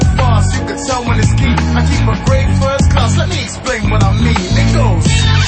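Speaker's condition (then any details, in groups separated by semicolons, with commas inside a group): No condition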